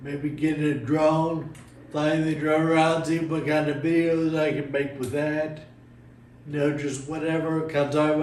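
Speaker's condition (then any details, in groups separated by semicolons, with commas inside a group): Friedreich's ataxia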